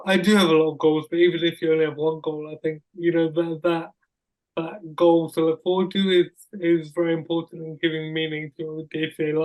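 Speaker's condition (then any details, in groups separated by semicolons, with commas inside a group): Cerebral palsy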